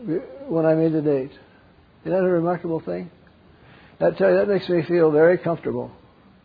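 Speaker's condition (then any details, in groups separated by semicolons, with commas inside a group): Parkinson's; wakes up around 3 am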